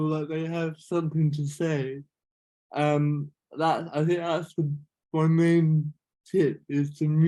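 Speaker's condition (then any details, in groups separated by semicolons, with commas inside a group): Cerebral palsy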